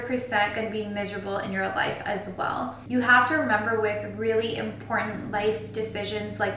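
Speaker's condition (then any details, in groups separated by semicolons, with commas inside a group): No condition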